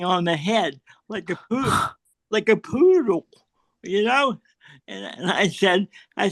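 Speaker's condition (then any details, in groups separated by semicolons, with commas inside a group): Cerebral palsy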